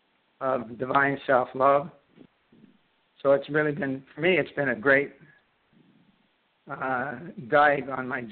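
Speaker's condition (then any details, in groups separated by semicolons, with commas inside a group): Parkinson's disease; left index finger tremor, diagnosed 4 years later by Ontario neurologist, then left hand weakness, dexterity loss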